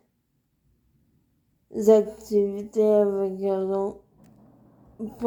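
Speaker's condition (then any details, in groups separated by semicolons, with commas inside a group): Cerebral palsy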